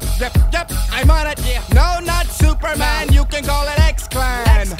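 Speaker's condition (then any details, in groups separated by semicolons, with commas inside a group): No condition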